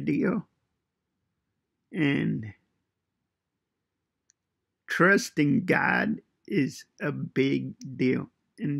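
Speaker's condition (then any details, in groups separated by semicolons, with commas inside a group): Cerebral palsy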